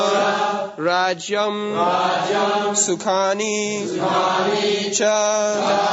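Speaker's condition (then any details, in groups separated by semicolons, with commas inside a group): No condition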